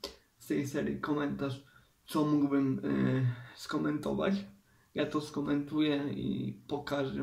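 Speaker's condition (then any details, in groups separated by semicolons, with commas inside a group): Cerebral palsy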